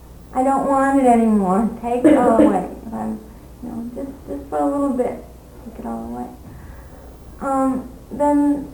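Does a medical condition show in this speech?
Yes: cerebral palsy; non-progressive, plateau in abilities, walks without wheelchair, no formal physical therapy.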